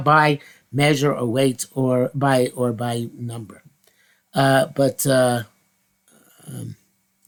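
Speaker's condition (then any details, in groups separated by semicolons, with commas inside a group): No condition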